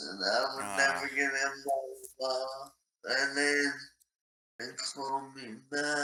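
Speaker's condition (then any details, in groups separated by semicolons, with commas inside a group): ALS; very aggressive fast-progressing form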